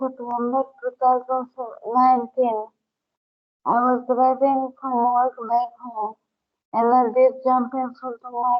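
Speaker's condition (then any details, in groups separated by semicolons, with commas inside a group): Brain injury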